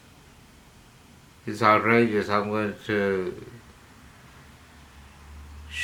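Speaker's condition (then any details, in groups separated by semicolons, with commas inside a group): Parkinsonism; hypersalivation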